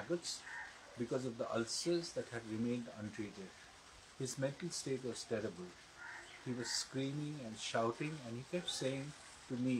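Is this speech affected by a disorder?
No.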